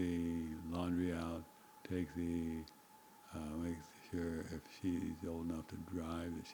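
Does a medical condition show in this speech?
Yes: Parkinson's disease; very quiet speech.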